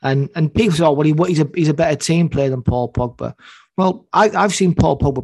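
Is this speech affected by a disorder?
No.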